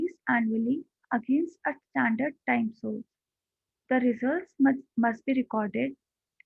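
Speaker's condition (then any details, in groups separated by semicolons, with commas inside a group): No condition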